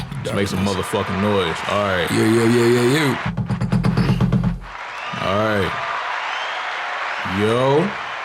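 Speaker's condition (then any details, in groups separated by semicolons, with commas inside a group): No condition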